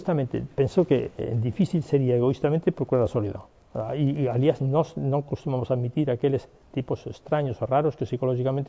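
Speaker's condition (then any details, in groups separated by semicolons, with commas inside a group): No condition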